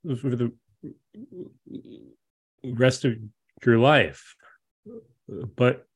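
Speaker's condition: Stutter; childhood onset, neurological and genetic basis, persists for life, no cure; blocking moments, daily speaking situations very difficult, anticipates stuttering in everyday moments; blocks

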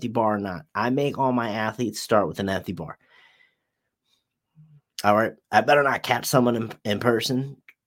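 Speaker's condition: No condition

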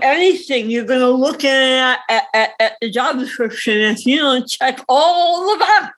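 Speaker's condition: Cerebral palsy; reading disability

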